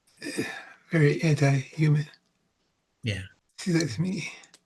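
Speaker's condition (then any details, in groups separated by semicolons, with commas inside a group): Parkinson's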